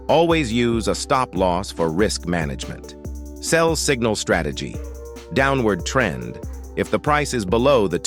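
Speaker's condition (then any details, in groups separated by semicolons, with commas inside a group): No condition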